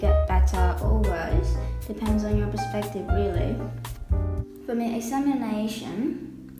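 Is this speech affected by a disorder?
No.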